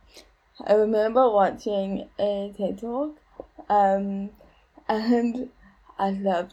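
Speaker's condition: Cerebral palsy; age 29

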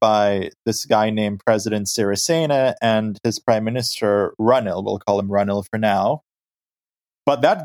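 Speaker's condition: No condition

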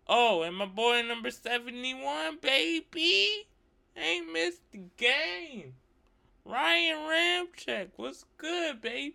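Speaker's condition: Cerebral palsy; wheelchair user

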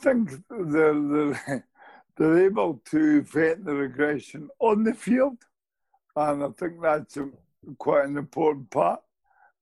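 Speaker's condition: Motor neurone disease; host calls speech eloquent

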